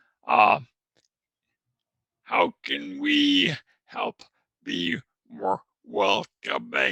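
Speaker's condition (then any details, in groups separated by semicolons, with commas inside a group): Traumatic brain injury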